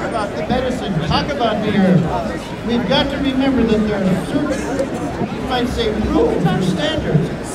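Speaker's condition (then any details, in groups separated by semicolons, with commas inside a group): No condition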